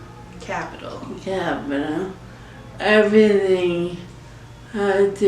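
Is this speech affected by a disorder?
Yes: ALS.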